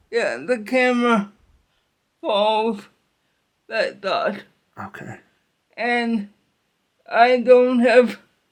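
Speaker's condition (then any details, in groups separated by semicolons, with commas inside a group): Cerebral palsy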